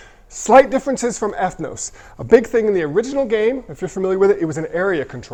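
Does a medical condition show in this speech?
No.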